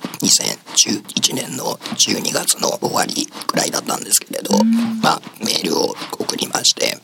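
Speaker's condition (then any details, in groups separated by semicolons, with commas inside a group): Laryngectomy, esophageal speech; single words came after a while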